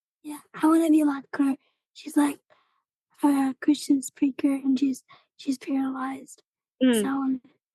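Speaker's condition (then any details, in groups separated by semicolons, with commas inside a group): Cerebral palsy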